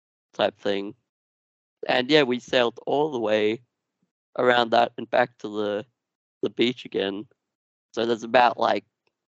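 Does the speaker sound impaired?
Yes: Duchenne muscular dystrophy; progressive.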